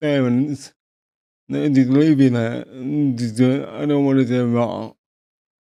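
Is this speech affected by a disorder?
Yes: paralysis after childhood accident; brain bleed and stroke at age five, cerebral palsy, paralyzed; lifelong since age five; speech impaired, formerly much worse, had speech therapy, tube-fed months.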